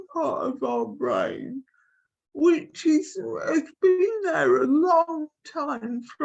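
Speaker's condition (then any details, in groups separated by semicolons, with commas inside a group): Cerebral palsy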